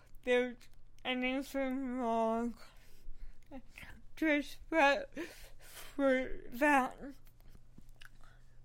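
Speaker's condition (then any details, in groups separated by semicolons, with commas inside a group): Cerebral palsy; rehearses comedy material repeatedly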